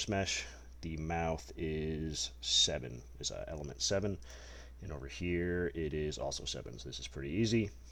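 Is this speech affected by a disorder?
No.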